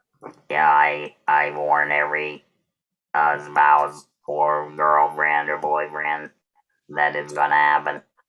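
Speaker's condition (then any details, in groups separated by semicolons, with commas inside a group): Total laryngectomy; no voice after surgery, later regained voice, limited loudness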